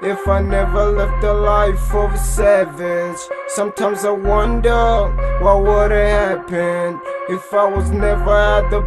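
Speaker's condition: No condition

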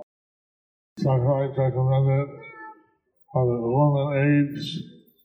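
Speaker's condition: Stroke with facial paralysis; hard to understand for unfamiliar listeners, Deva Madhava repeats speech aloud

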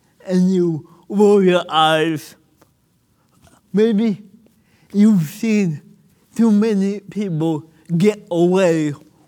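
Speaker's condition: Cerebral palsy; speaking a little difficult, more difficult when nervous, listeners may need to rewind

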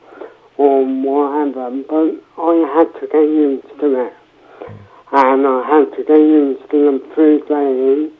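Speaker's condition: Cerebral palsy, mild

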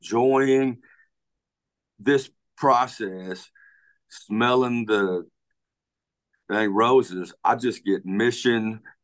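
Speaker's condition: Speech impediment (stutter); onset at age six after parents' separation, trauma-linked per speech pathologist, seen by speech pathologist; stutter still present in adulthood, severity varies; fluent at times, other times blocks, cannot get anything out, likens self to Mel Tillis; blocks

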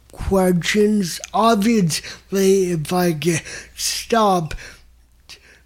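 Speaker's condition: Mild cerebral palsy; mild cerebral palsy from birth, non-progressive, mostly right side, 99 days in NICU, stiffens in cold; unconsciously spits when talking, slightly higher-pitched than typical male voice, voice reveals disorder, mistaken for drunk

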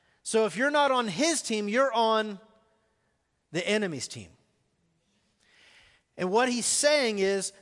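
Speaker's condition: No condition

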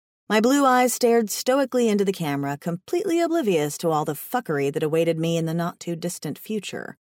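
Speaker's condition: No condition

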